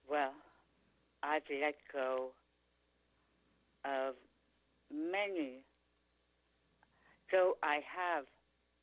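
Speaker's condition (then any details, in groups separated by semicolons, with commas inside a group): Tongue cancer; after surgery could not speak or swallow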